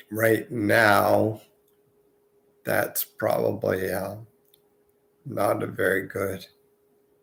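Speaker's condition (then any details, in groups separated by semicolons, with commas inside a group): Multiple sclerosis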